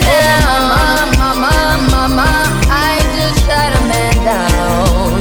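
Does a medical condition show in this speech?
No.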